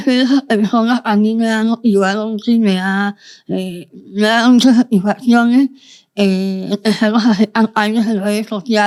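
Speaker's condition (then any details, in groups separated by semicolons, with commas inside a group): Moebius syndrome, congenital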